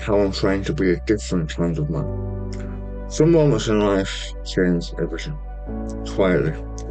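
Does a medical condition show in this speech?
Yes: stage 4 tongue cancer, hemiglossectomy.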